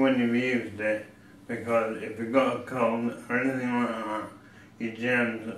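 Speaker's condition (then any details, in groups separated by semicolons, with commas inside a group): MND; synthetic voice from banked voice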